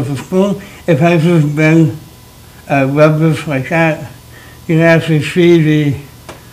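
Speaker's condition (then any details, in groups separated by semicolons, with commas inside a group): Cerebral palsy; able to talk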